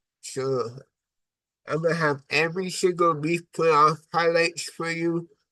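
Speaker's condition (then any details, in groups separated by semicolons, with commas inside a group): Cerebral palsy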